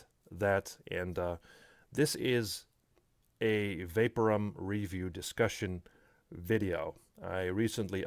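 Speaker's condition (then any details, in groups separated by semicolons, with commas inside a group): No condition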